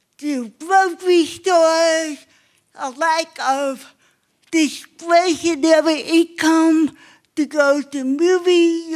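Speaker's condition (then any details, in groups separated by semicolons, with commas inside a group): Cerebral palsy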